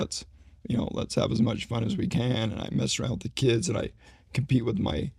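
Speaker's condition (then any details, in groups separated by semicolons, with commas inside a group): ALS; needs voice rest during conversation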